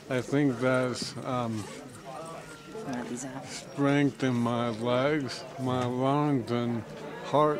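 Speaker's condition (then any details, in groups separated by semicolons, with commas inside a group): ALS; onset in biceps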